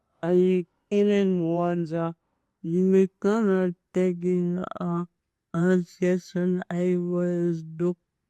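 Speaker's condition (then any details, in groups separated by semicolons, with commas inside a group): Amyotrophic lateral sclerosis; abnormal gait, gross and fine motor impairment; diagnosed at 21, about 9 years, progressively worsening; slurred slow speech, eating and drinking difficulties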